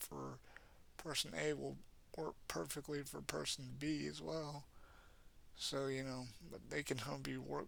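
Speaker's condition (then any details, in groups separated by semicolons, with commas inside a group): Cerebral palsy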